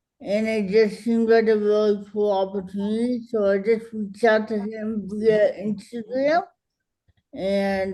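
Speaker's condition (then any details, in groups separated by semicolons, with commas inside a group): Cerebral palsy; affects speech and fine motor skills; speech harder to understand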